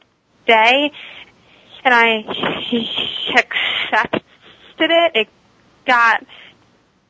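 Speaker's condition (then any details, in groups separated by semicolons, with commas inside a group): Stuttering; very severe third grade, worse high school, speakeasy from Dr. John Haskell, speech therapy helped core; moderate, occasional speakeasy in-ear delayed auditory feedback device, not worn on show; device cuts stuttering about 95%, still stutters at sentence onset, worse around unfamiliar people, sometimes avoids talking; repeated words, prolonged sounds, blocks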